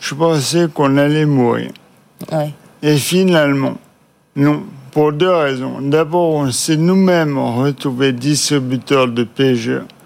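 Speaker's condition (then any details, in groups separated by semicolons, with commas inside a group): ALS (Charcot's disease); diagnosed about 2 years ago, first symptoms mistaken for tendinitis, many tests initially normal; brain left intact by the disease; difficult voice, hard to hear, viewers may need to raise TV volume or switch channel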